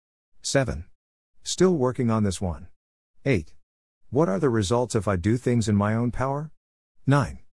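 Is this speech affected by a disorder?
No.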